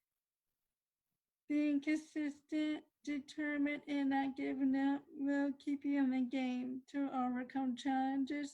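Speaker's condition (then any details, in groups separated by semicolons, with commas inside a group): Cerebral palsy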